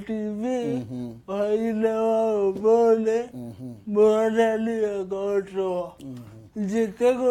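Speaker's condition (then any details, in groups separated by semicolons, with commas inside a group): Cerebral palsy; speaks slowly, speaking effortful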